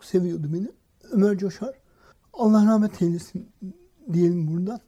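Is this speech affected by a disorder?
Yes: cerebral palsy; hand tremor, unable to write by hand.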